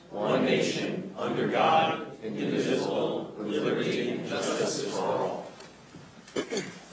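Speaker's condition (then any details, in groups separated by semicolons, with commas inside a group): No condition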